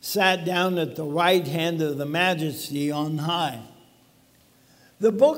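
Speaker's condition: ALS; talking a little bit funny

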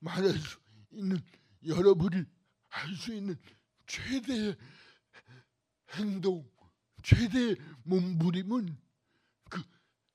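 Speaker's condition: Cerebral palsy; two surgeries upcoming

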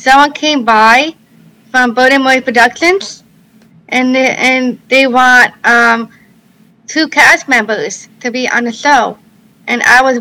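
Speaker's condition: Down syndrome; congenital

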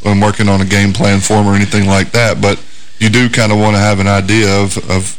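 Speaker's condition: No condition

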